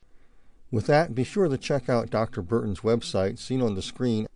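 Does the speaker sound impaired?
Yes: partial cleft palate; congenital, present from birth, held back a school year because of it.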